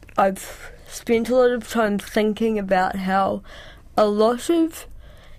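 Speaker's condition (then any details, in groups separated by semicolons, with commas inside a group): Cerebral palsy; cerebral palsy since childhood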